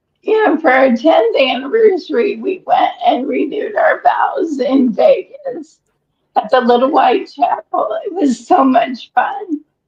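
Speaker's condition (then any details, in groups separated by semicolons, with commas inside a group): ALS; breathless after exertion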